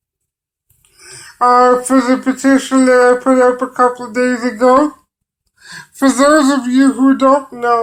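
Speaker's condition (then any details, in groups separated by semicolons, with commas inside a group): Cerebral palsy; limited use of the hands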